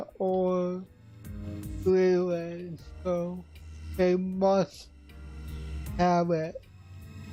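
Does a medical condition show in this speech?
Yes: cerebral palsy; affects voice.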